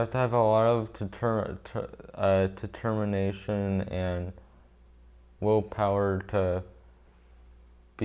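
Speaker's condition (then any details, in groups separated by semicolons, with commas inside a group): Brain injury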